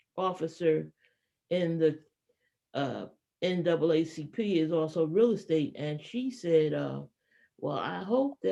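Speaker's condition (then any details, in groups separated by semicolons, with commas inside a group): No condition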